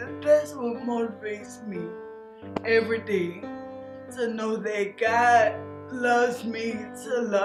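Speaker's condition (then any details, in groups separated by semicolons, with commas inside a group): Cerebellar ataxia; hereditary spinocerebellar ataxia, cerebellum; progressing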